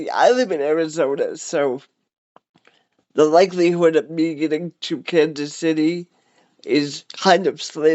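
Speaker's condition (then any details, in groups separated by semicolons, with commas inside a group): Cerebral palsy; cerebral palsy, wheelchair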